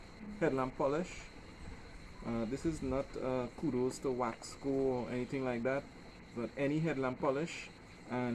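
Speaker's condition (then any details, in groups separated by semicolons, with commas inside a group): No condition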